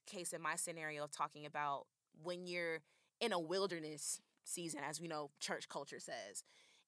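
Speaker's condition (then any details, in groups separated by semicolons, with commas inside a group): No condition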